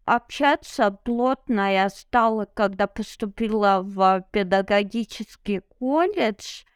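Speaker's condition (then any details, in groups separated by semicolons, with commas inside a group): Cerebral palsy; no wheelchair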